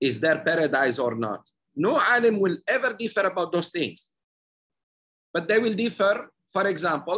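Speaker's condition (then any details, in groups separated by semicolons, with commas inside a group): No condition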